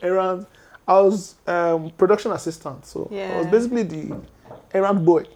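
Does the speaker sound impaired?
No.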